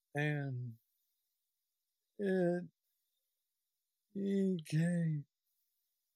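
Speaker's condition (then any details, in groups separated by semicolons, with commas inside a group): Parkinson's disease; neurostimulator brain implant after 2 years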